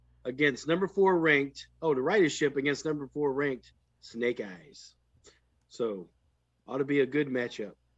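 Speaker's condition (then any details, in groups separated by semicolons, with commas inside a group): No condition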